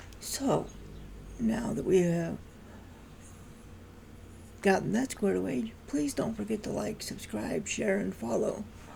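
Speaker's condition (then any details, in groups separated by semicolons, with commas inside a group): Cerebral palsy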